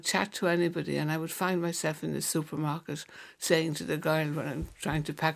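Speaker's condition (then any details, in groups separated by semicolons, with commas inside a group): Parkinson's disease; progressive neurodegenerative, reduced dopamine, began with right hand tremor during thyroid treatment, illegible handwriting, slowed walking; nearly 12 years since diagnosis, completed LSVT LOUD with Beth Armstrong, Parkinson's clinic St. Vincent's, physiotherapy; shorter voice and breath, exaggerates voice to be understood, runs out of puff, listeners asked pardon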